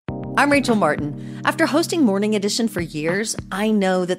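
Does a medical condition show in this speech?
No.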